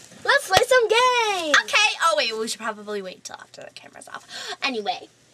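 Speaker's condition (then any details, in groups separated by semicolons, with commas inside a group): No condition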